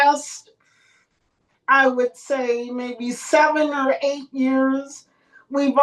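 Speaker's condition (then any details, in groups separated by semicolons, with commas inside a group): Cerebral palsy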